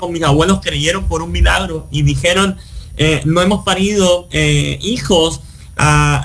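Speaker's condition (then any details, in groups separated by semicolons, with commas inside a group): Cleft lip and palate; congenital complete cleft palate with cleft lip, no palatal bone, nasal passages joined, seven surgeries; born with no possibility of speaking, now speaks a lot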